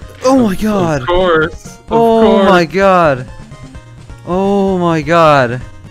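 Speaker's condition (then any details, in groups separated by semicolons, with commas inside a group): No condition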